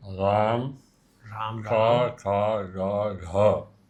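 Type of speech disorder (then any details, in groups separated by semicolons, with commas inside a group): Speech after partial glossectomy; tongue cancer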